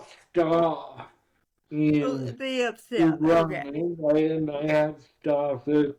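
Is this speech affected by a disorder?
Yes: cerebral palsy.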